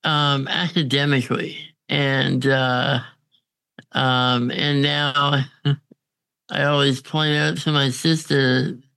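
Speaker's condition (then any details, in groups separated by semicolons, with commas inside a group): Congenital muscular dystrophy; uses ventilator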